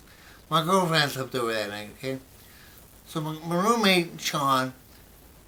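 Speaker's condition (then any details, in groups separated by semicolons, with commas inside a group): Brain injury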